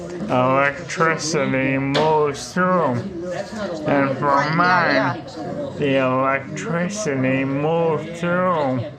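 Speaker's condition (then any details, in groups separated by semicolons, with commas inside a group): ALS; ALS, slow progression, leg onset; 8 years since diagnosis, breathes unaided, wheeled aid, wheelchair; talks with struggle, tongue feels fat, little speech after 5pm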